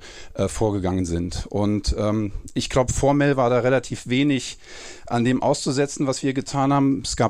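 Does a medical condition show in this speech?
No.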